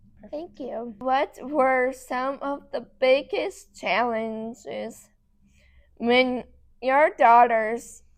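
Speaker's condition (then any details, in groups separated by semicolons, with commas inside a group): Cerebral palsy; affects muscles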